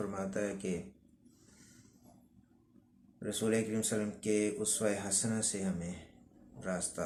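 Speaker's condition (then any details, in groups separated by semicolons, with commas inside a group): No condition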